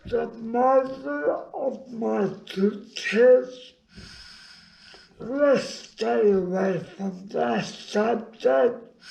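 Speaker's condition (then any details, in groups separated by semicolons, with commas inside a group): Brain injury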